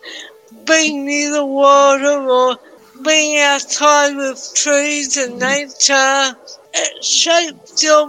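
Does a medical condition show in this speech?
Yes: cerebral palsy.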